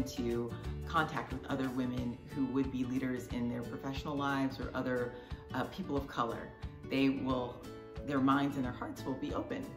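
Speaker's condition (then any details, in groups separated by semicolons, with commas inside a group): No condition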